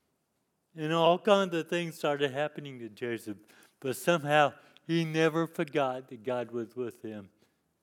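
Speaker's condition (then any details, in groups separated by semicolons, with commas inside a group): Cerebral palsy; lifelong disability since youth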